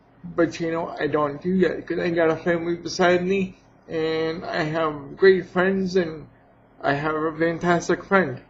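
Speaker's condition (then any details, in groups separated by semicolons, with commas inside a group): Cerebral palsy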